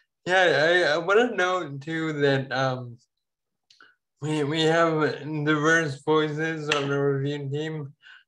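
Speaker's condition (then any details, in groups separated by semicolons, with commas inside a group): Ataxia; falls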